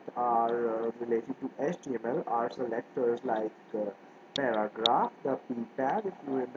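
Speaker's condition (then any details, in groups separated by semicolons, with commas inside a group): No condition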